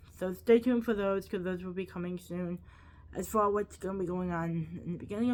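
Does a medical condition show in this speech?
Yes: cerebral palsy, quadriplegic.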